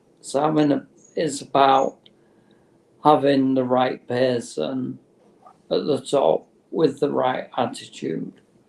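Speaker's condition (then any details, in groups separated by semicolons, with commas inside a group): Motor neurone disease; terminal, no cure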